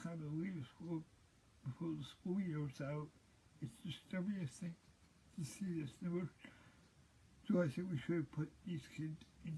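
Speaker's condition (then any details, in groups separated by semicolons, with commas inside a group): Cerebral palsy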